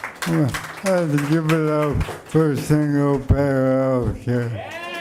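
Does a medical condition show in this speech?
Yes: motor neuron degeneration.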